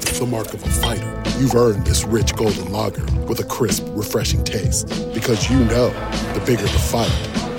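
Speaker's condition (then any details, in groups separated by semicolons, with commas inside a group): No condition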